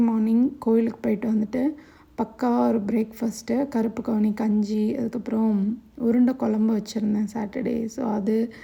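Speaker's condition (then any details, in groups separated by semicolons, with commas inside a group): No condition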